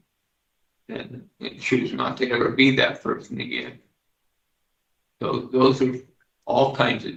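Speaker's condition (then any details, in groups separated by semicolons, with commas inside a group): Parkinson's disease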